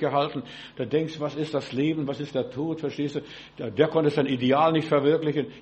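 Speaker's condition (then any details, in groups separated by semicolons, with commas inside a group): No condition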